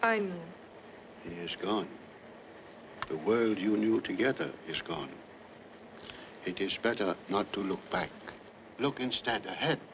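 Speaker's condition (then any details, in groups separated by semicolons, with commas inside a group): No condition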